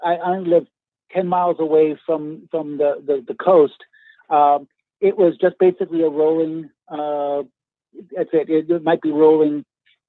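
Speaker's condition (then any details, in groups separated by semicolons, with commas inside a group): Aphasia after stroke; stroke 3 years ago at Magic Castle, cedar sinai hospital, 15 months speech therapy, limbs unaffected; sounds remarkably well, about 99% fluent when speaking fast, trouble when speaking slowly; initially could not speak, word-finding trouble when slow, reading and writing fine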